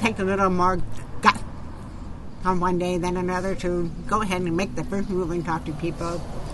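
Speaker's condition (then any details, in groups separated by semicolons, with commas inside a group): Deafness, profound, genetic, severe; bypass damaged nerve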